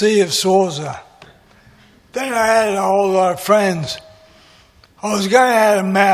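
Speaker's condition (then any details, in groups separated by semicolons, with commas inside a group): MND; voice is going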